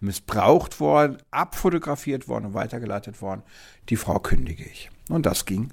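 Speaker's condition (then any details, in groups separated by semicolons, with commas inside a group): No condition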